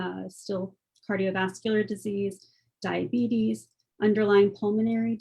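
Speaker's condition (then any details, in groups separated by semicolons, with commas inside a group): No condition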